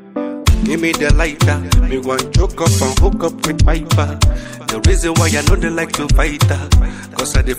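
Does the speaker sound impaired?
No.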